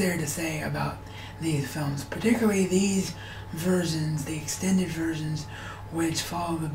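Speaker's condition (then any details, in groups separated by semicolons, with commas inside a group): Cerebral palsy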